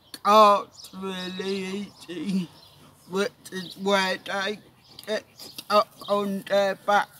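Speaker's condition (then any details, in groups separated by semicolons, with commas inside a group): Cerebral palsy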